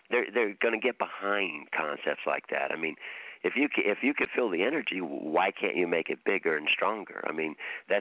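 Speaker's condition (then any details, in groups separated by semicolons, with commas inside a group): No condition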